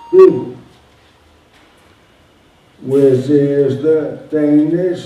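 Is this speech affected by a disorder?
Yes: motor neuron disease.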